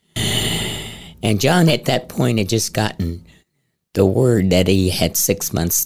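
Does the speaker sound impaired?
Yes: head and neck cancer, stage 4, into voice box; voice a little scratchy, never needed shots to swallow during chemotherapy.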